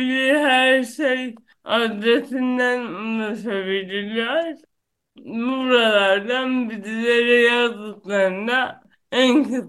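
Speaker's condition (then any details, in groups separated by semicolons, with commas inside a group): Cerebral palsy; neurological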